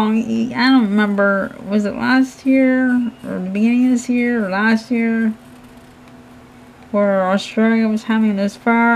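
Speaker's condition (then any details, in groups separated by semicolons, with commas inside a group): Cerebral palsy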